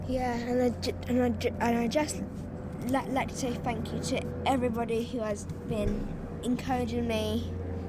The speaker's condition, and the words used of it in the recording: Stuttering. Every time I get nervous or, like, I try to say something, I, like, start to stammer.